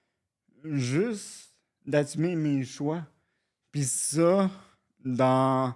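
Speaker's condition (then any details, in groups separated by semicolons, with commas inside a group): Cerebral palsy; caused by brain lesion after seizure, uses wheelchair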